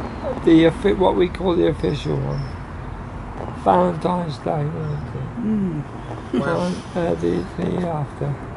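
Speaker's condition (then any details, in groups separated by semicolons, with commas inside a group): Motor neurone disease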